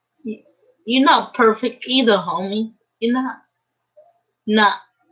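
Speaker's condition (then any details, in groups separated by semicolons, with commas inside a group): Cerebral palsy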